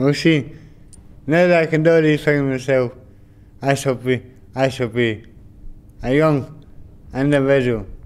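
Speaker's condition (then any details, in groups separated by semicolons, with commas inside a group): Brain injury; spasticity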